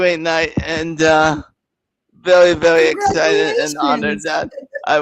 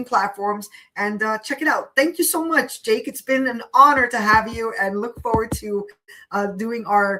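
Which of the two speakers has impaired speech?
The first: cerebral palsy; present from birth.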